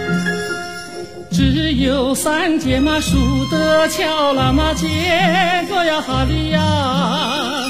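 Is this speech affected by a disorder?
No.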